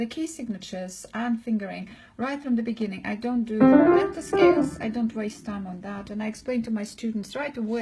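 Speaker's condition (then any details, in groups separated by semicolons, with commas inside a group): No condition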